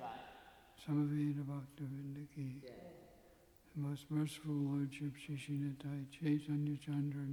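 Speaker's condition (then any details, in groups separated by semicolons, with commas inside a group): Parkinson's; tremor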